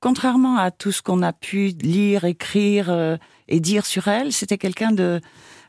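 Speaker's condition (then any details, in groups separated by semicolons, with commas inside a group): No condition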